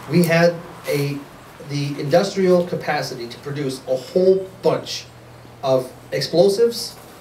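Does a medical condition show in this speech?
No.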